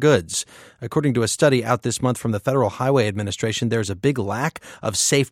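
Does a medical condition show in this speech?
No.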